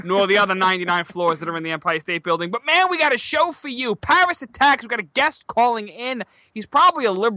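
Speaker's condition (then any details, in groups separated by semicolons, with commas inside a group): No condition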